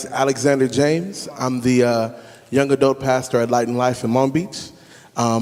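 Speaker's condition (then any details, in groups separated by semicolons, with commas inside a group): No condition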